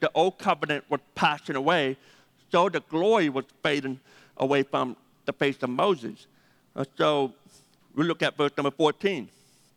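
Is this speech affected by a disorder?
Yes: deafness; needs names repeated several times.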